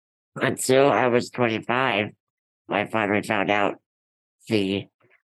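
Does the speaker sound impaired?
Yes: Ullrich congenital muscular dystrophy; from birth, collagen 6a3 mutation, floppy hands and feet, diagnosed at 4, type found at 25; needs daily help with dressing, grooming and bathing.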